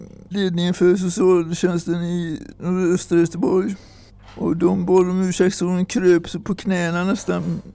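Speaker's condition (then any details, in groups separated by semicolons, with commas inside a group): Atypical Parkinson's; very rare severe form, began with finger tremors, sudden freezing of hand movement, walks with crutches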